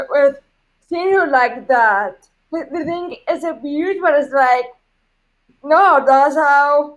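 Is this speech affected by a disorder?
Yes: cerebral palsy.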